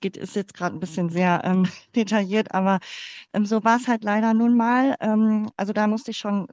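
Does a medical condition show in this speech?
Yes: cleft palate; congenital.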